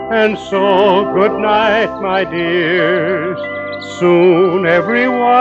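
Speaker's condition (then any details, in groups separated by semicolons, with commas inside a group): No condition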